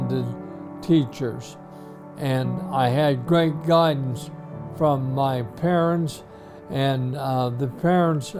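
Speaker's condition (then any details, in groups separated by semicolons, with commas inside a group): ALS; few months since diagnosis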